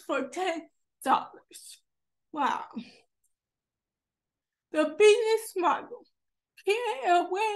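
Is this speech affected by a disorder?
Yes: cerebral palsy; affects hand, hand tremor.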